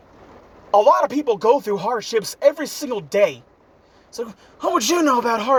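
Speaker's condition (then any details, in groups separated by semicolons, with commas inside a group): No condition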